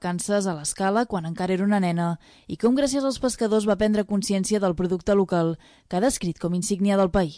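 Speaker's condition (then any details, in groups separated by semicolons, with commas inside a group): No condition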